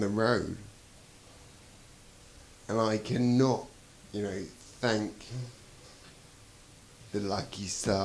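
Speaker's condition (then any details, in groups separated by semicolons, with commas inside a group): Traumatic brain injury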